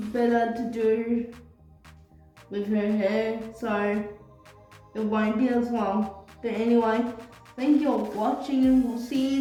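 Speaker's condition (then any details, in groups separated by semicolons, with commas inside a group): Cerebral palsy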